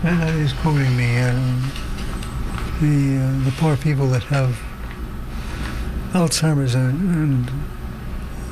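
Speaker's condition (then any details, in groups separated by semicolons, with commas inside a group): Parkinson's disease; loss of sense of smell, suspected exposure growing up on Ontario farm; slow speech, word-finding difficulty, loses thread, trouble finishing phrases, harder to hear recently, avoids hard words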